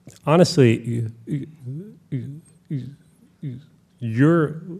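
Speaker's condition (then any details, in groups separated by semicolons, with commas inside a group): Stuttering; present since at least ninth grade; prolonged sounds, blocks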